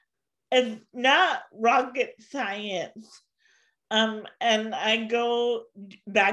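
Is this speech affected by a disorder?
Yes: cerebral palsy.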